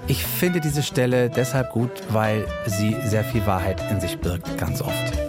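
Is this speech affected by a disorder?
No.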